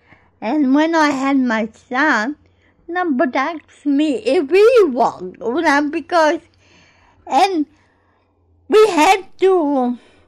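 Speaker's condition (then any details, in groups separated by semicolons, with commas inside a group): Cerebral palsy; born in Greece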